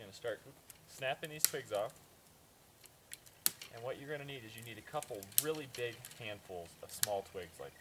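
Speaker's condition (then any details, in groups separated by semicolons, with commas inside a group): No condition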